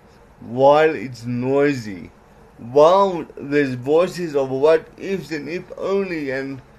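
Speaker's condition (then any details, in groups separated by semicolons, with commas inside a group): Cerebral palsy; some words unclear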